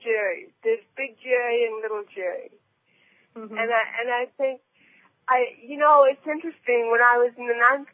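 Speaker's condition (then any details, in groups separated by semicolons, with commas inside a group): Cerebral palsy; handwriting physically hard and slow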